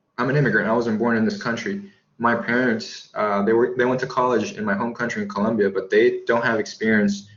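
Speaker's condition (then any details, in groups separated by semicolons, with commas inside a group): No condition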